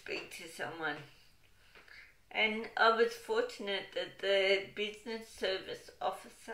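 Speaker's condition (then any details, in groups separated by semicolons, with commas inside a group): Cerebral palsy; wheelchair user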